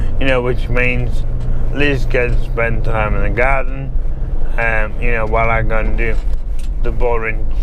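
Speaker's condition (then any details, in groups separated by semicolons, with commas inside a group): MND; synthetic voice from banked voice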